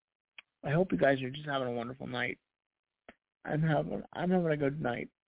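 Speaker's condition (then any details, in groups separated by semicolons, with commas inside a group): Cerebral palsy; voice improved over last year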